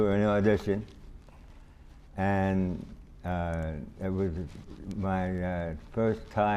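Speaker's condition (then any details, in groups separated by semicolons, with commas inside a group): Parkinson's disease; years since onset; voice changes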